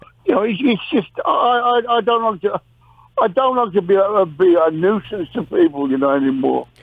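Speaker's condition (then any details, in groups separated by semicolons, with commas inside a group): Parkinson's disease, mild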